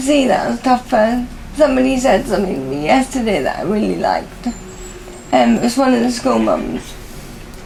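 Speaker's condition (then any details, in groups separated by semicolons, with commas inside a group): MND; voice impaired and worsening, voice banked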